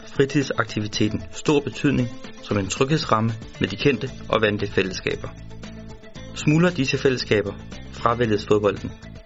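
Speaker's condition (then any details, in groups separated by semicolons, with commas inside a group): No condition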